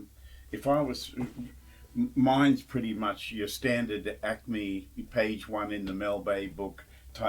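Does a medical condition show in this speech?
No.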